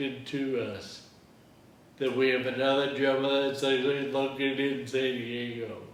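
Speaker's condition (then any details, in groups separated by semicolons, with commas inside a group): Friedreich ataxia; inherited; diagnosed at age 12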